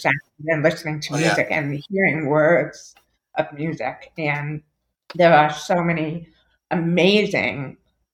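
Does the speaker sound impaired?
Yes: deafness; born with moderate to severe hearing loss, diagnosed as toddler, hearing aids, then esteem implant; permanently deaf without implants, two cochlear implants after esteem implant battery died after ten years.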